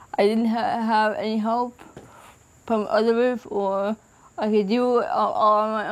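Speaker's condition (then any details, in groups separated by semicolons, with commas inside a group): Cerebral palsy; from birth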